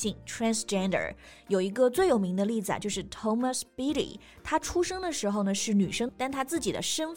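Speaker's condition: No condition

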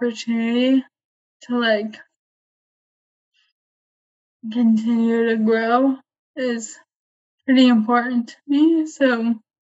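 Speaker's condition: ALS, limb onset; onset in arms and legs, not bulbar onset

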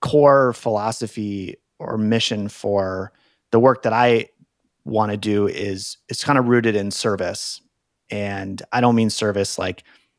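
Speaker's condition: No condition

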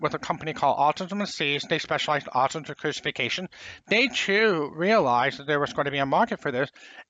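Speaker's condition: Profound hearing loss; congenital profound hearing loss

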